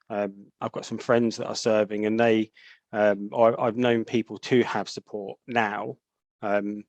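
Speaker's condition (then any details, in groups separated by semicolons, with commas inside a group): No condition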